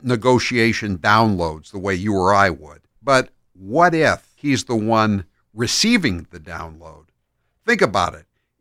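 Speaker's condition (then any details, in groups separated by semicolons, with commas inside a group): No condition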